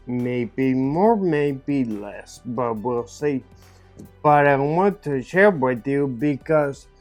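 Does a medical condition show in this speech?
Yes: ataxia; caused by stroke.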